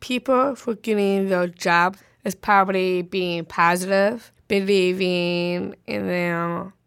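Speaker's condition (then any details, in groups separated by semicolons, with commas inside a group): Down syndrome; trisomy 21, extra copy of chromosome 21, needs others to speak slowly to hear them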